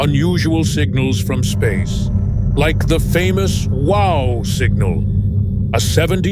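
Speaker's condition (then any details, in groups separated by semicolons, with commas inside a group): No condition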